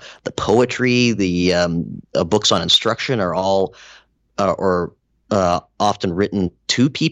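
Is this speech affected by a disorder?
No.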